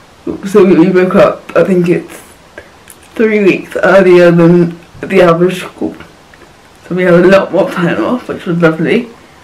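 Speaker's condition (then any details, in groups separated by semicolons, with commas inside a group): Cerebral palsy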